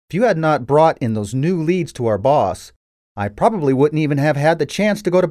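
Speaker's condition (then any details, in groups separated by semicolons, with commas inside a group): No condition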